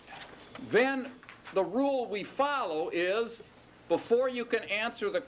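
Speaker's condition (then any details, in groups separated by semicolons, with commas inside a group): No condition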